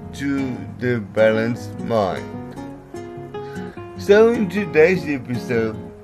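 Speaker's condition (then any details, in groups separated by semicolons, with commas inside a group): Cerebral palsy; worse when mouth tires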